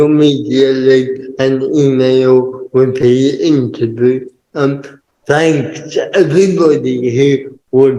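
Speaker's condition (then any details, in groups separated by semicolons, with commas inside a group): Cerebral palsy; permanent wheelchair user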